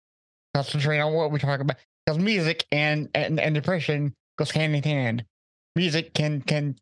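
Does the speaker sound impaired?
Yes: cerebral palsy, mild.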